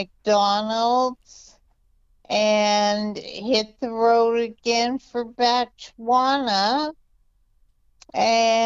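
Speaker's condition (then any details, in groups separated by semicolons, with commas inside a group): Multiple sclerosis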